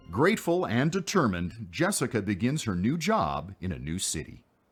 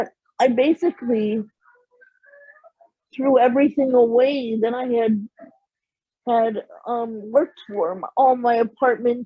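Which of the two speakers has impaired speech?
The second: cerebral palsy; premature birth.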